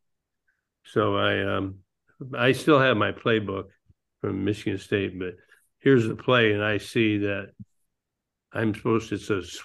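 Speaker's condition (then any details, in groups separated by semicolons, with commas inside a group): Parkinson's disease; pickleball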